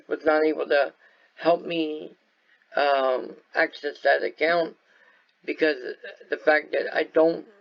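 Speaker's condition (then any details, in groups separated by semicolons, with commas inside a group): Cerebral palsy; voice sound affected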